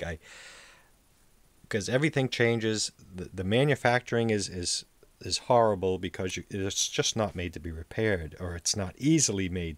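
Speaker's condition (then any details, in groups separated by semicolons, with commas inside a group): No condition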